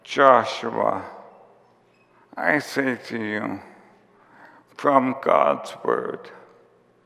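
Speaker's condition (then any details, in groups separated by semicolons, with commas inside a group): ALS; onset with tiredness and clumsiness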